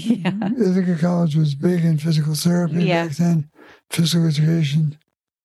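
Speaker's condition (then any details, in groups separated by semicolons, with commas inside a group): Parkinson's disease; singing ability lost, partly from lack of practice, relies on amplifiers for volume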